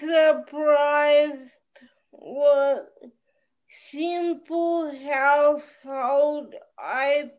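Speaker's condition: Cerebral palsy

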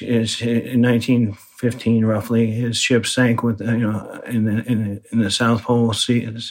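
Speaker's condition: Parkinson's disease; heavy weightlifting

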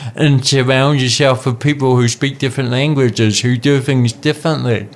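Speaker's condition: Cerebral palsy; cerebral palsy from birth

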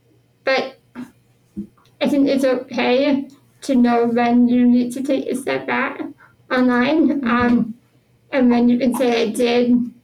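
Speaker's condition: Spinal muscular atrophy; born with it

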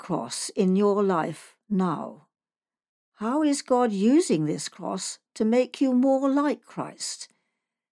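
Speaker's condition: No condition

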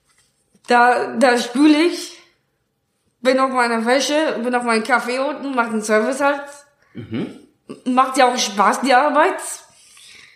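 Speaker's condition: Down syndrome; trisomy 21

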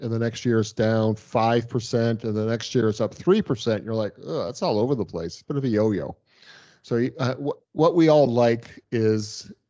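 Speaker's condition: No condition

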